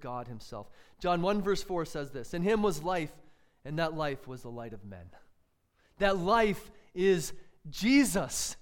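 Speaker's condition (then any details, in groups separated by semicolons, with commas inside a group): No condition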